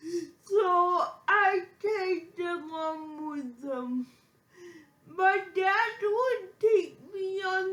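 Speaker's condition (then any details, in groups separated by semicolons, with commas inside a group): Physical speech impairment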